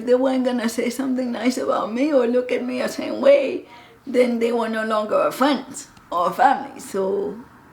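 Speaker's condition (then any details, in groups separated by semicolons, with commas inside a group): Cerebral palsy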